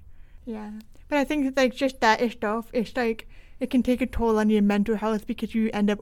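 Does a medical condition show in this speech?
Yes: deaf with cochlear implant, congenital; born deaf, hard to hear everyone in group work.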